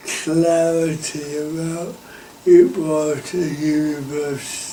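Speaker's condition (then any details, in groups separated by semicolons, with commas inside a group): Cerebral palsy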